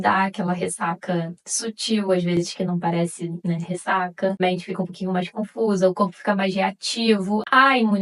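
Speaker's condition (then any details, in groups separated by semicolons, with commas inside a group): No condition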